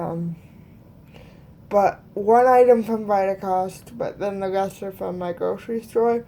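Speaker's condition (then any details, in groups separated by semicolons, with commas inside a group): Cerebral palsy; both hands affected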